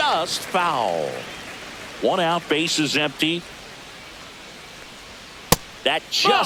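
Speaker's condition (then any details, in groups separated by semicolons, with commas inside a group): No condition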